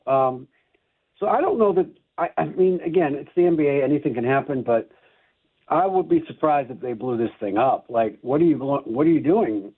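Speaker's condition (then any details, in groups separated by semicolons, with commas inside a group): No condition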